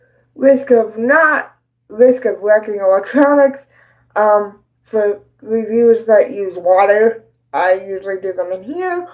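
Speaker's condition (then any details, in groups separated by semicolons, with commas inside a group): Cerebral palsy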